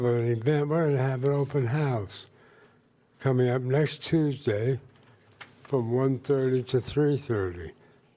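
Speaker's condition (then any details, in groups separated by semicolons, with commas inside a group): Parkinson's disease; rigorous exercise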